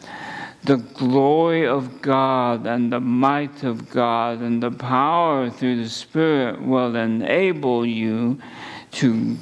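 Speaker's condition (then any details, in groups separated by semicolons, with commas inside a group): ALS; at least a couple of months since diagnosis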